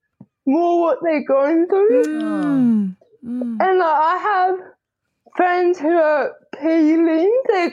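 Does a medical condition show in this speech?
Yes: cerebral palsy, diplegia; spastic diplegia, both legs, hands mildly, Botox from diagnosis, cast once age seven, no surgery; teenager, walks without wheelchair, possible NDIS scooter, knee pain from misalignment, medication, types on computer; speech a bit odd, had speech therapy.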